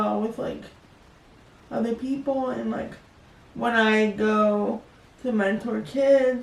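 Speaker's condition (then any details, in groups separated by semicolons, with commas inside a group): Cerebral palsy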